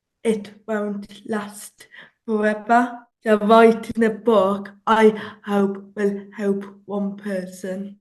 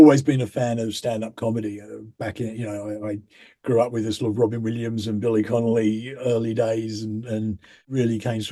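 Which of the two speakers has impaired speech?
The first: cerebral palsy; since childhood; some speech delay.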